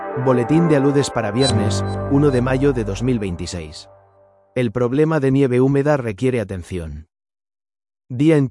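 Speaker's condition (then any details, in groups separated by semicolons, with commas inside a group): No condition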